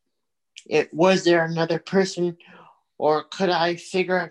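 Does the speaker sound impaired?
Yes: cerebral palsy; from birth, multiple surgeries since infancy, physical and occupational therapy.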